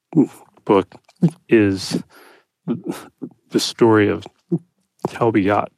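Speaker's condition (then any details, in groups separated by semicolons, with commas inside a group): Stutter; since childhood, persisting into adulthood; halting speech heard in interview; repetitions, long painful blocks on first part of words, trouble breathing during blocks, urge to avoid talking; prolonged sounds, blocks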